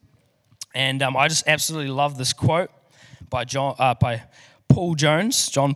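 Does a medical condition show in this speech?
No.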